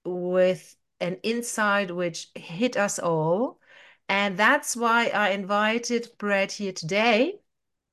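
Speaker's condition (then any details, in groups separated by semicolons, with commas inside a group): No condition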